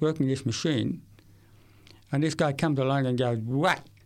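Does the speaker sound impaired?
Yes: severe to profound hearing loss, acquired, from meningitis at age 8.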